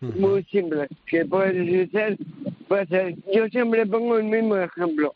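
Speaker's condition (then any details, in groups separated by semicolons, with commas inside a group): Cerebral palsy; no intellectual disability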